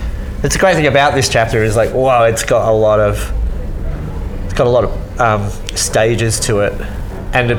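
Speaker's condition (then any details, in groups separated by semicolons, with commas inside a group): Cleft lip and palate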